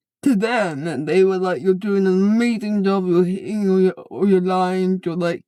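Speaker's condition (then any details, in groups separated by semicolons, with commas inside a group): Cerebral palsy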